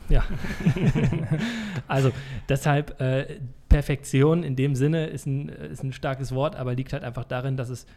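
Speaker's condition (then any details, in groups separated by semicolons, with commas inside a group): No condition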